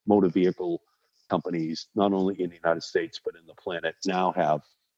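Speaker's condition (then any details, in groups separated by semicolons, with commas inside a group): No condition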